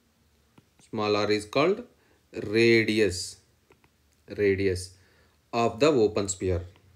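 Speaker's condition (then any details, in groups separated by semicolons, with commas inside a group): No condition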